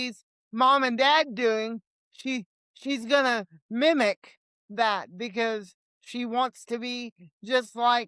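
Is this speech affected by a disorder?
Yes: cerebral palsy; lifelong wheelchair user.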